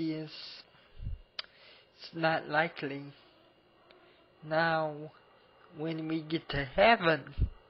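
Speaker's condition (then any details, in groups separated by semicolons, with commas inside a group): Cerebral palsy; birth brain injury, oxygen excess; abnormal voice, can barely talk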